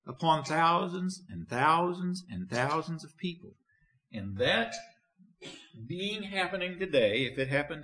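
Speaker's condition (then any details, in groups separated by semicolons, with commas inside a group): No condition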